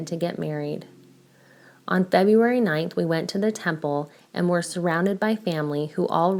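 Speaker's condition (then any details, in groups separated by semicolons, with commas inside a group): No condition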